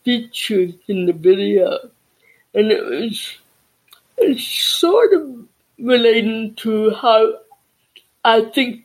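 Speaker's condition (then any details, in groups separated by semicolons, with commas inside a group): Deafness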